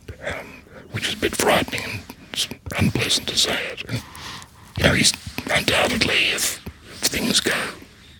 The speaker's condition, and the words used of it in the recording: Laryngectomy. Yeah, I mean, it's quiet because the larynx has been removed.